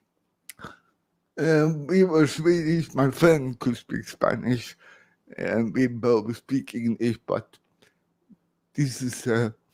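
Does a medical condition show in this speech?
Yes: cerebral palsy.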